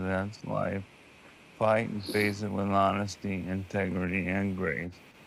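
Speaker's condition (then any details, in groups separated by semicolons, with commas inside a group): ALS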